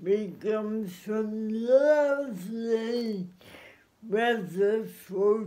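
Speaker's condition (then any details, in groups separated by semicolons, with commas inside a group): Cerebral palsy; spastic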